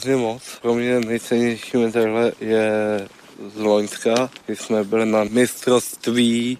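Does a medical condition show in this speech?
Yes: Down syndrome; present from birth; age 27; speaks very well, formulates answers, understands questions.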